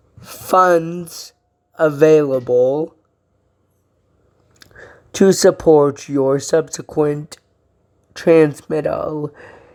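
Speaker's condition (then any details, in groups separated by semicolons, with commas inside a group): Cerebral palsy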